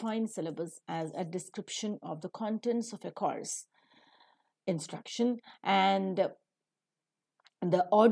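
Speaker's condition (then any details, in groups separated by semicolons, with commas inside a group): No condition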